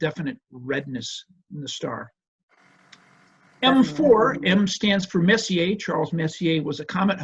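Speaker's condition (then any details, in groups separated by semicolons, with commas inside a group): No condition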